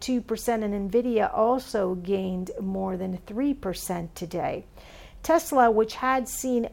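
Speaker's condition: No condition

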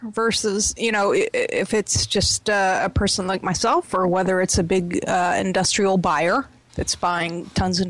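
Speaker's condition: No condition

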